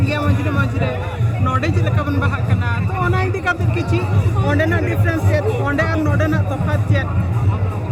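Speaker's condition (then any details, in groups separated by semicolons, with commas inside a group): No condition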